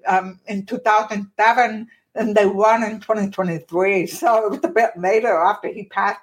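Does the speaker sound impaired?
Yes: profound deafness; born profoundly deaf, hearing aids until 30s, one cochlear implant after youngest child, weeks post-surgery dizziness; one cochlear implant aids lip reading, noise defeats it, other ear unaided, reprogrammed after upgrades; deaf accent, listeners notice, childhood speech therapy at UT Dallas Cellular Center, ended by middle school.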